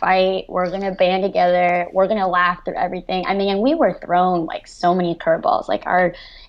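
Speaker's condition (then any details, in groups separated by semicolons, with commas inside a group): Cleft lip and palate; severe cleft lip and palate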